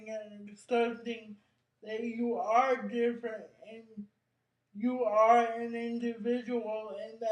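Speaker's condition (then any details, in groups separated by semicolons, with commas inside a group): Cerebral palsy; brain injury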